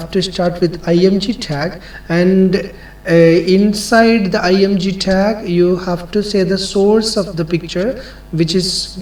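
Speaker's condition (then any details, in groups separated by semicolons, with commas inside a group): No condition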